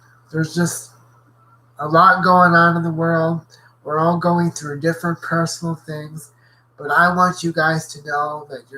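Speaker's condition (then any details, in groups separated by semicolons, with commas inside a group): Cerebral palsy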